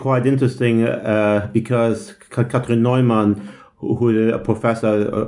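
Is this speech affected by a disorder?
Yes: stuttering; often stutters severely at stuttering conferences, little tension during own conference talk; here repeated sounds, prolonged sounds.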